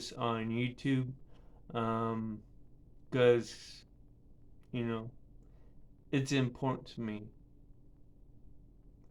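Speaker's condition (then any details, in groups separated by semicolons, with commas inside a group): Cerebral palsy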